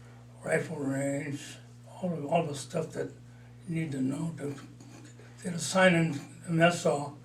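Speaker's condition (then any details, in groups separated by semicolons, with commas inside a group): Parkinson's disease; mild, about four years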